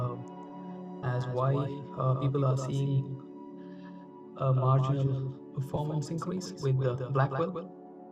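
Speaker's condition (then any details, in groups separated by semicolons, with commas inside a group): No condition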